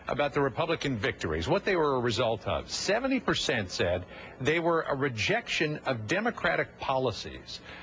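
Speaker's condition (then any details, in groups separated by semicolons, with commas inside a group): No condition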